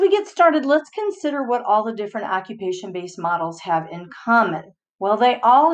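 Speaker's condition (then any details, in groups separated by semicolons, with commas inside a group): No condition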